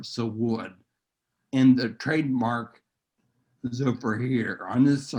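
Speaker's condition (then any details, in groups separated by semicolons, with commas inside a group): Neurological disease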